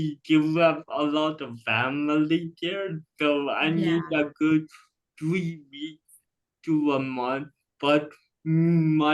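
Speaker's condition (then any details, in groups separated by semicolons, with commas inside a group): Cerebral palsy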